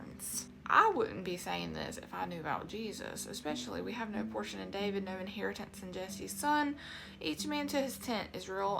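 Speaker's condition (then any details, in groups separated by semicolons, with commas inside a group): No condition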